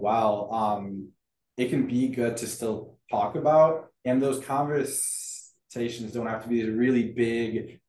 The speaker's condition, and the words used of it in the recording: Stuttering. And so when I'm feeling good, I also tend to be speaking well.